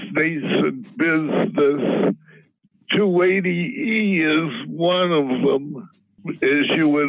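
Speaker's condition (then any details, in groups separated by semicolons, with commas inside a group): Parkinson's disease; symptoms treated with cannabis, preferred by tincture dropper, THC-CBD strains relieve anxiety and pain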